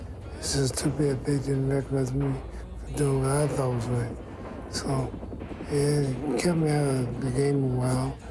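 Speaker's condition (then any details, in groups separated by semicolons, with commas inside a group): Parkinson's syndrome; sometimes slurred speech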